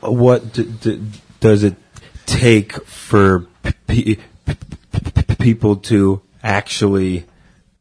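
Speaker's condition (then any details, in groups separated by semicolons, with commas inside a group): Stuttering; lifelong stuttering, long history of avoiding stuttering, involved in stuttering self-help and therapy; open about stuttering, advertises stuttering; stutter-like tension when signing own name, worse under pressure or with people watching; repeated sounds, prolonged sounds, blocks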